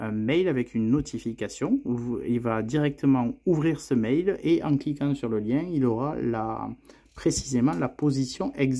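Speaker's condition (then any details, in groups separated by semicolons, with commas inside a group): No condition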